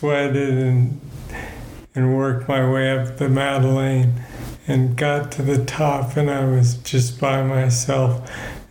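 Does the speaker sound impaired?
Yes: Parkinson's disease; about 18 years since diagnosis.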